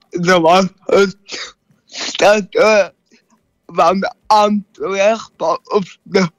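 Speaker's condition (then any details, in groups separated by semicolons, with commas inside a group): Cerebral palsy; neurological condition, brain injury sustained around birth; age 14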